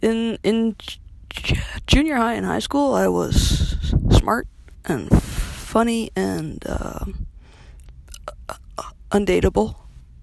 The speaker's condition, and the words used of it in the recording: Stuttering. It's nowhere near this bad when we record.